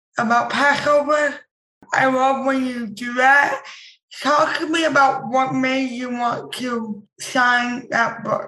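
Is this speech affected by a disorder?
Yes: impaired speech; speech disability; described as speech disabled.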